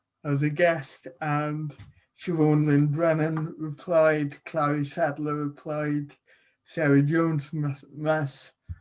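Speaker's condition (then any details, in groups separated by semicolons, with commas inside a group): Cerebral palsy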